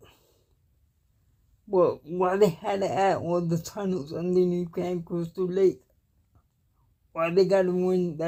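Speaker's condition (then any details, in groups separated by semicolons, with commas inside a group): Cerebral palsy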